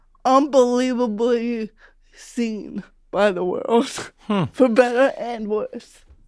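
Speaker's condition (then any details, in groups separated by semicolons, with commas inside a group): Cerebral palsy; speech sounds unusual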